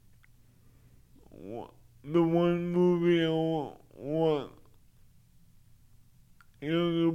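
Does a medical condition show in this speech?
Yes: cerebral palsy; wheelchair user 99.9% of the time, limited use of arms.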